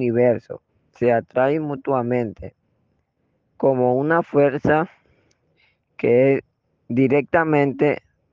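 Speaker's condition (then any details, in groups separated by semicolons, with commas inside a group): No condition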